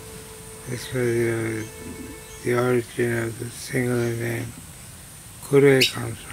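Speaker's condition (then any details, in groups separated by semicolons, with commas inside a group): Slurred speech from poisoning; hypersalivation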